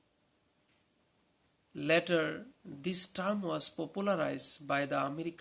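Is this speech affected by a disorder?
No.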